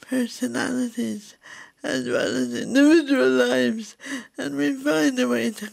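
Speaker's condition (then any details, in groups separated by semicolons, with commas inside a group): Cerebral palsy; COVID in January requiring ventilator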